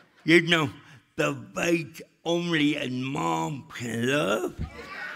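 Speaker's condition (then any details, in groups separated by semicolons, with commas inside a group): Cerebral palsy; speech still affected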